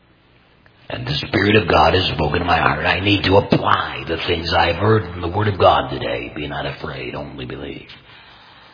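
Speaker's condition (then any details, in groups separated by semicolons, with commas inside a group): Total laryngectomy, complete laryngectomy, voice prosthesis; speaks through voice prosthesis, may cough while speaking, microphone setup worked out for him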